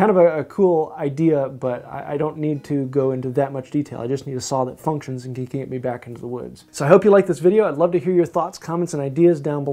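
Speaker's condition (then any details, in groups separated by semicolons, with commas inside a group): No condition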